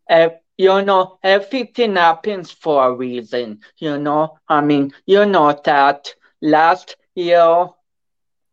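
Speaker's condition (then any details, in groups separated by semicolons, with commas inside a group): Cerebral palsy; affects speech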